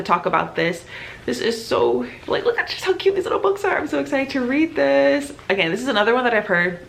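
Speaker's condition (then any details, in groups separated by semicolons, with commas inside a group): No condition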